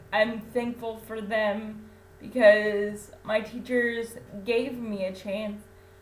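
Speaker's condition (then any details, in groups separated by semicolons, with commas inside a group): Cerebral palsy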